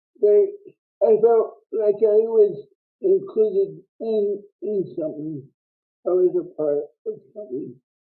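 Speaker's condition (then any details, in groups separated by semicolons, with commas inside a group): Cerebral palsy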